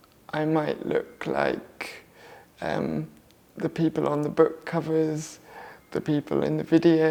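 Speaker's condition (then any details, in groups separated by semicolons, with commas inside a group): Cerebral palsy; left-sided muscle tension; very minor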